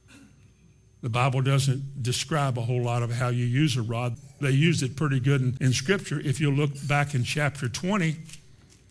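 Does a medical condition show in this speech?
No.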